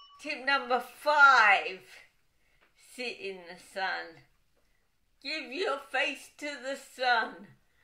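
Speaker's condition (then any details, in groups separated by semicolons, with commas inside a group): Cerebral palsy, dystonic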